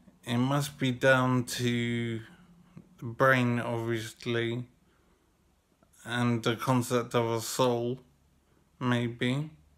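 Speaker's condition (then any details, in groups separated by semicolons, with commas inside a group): Brain injury; severe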